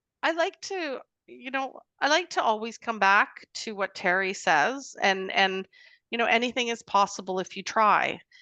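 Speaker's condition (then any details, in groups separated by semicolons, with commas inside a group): No condition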